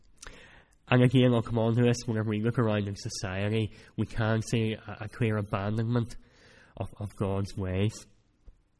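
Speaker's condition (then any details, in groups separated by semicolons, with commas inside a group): Cleft palate; speech not that clear at times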